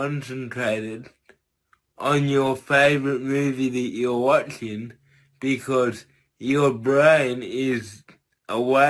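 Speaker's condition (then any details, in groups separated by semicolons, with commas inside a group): Cerebral palsy; from birth, tight muscles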